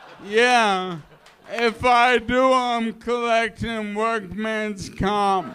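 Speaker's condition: ALS; powered wheelchair user

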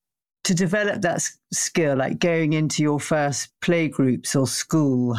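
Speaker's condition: No condition

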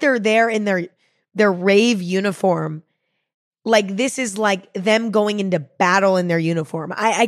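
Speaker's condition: No condition

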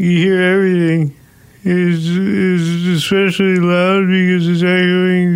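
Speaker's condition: Parkinson's disease; Parkinson's 12 years, dyskinesia from year 4-5, awake DBS, pacemaker under skin, Dr. Honey, Dr. Salsa; disease progressing, balance problems with tipping, speech getting softer; vocal issues, hard for some to understand, recording speed altered about 5%

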